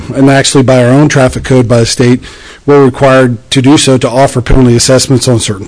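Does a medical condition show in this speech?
No.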